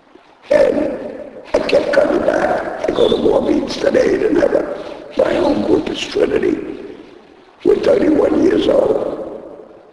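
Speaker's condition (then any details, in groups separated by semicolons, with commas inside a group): Laryngectomy; speaks using device in throat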